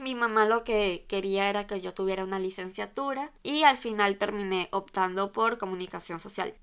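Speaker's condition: Cleft lip and palate; altered nose shape

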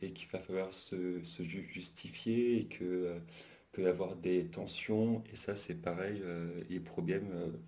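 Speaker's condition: Stuttering; stuttering as long as remembered, onset and cause unknown; small handicap, sometimes prevents expressing thoughts, substitutes unsayable words, tic mistaken for stroke, speaking takes long; repeated sounds, repeated words

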